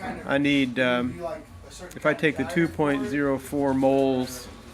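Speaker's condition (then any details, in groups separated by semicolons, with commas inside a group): No condition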